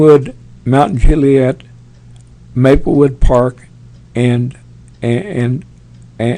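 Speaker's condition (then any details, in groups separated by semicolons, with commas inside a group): Parkinson's; tremors as early symptom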